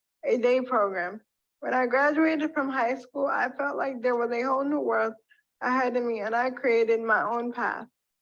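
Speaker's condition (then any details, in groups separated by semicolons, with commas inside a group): Cerebral palsy; cerebral palsy, uses wheelchair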